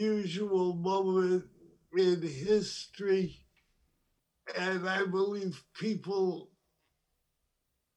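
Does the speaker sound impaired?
Yes: Parkinson's disease; tremor.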